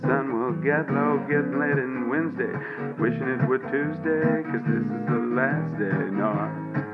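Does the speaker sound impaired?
No.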